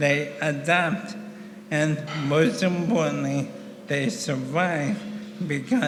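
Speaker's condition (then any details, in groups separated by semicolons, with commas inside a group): ALS; about 1.5 years since diagnosis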